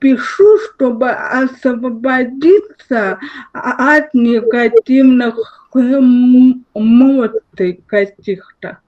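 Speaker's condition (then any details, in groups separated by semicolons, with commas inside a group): Cerebral palsy, spastic diplegia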